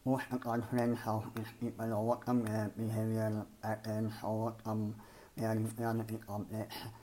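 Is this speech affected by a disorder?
Yes: cleft palate and lip; developed a very different way of speaking.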